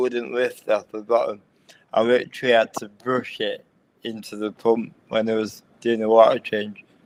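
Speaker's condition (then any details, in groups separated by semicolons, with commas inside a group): Cerebral palsy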